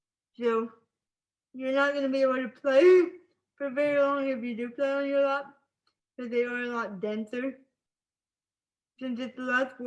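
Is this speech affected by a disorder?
Yes: spastic cerebral palsy.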